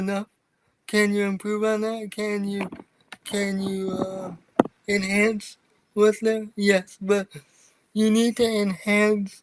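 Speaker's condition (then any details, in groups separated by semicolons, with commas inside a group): Cerebral palsy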